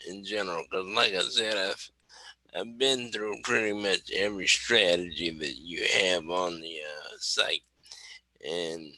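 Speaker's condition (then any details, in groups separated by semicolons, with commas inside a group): Cerebral palsy; wheelchair user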